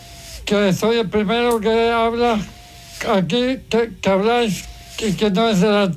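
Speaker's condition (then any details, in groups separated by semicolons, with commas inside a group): Amyotrophic lateral sclerosis, severe; mobility only in hands, cannot eat, no strength to cough, uses cough assist machine; most advanced stage, assisted breathing with pressure air machine, not oxygen; voice described by host as impressive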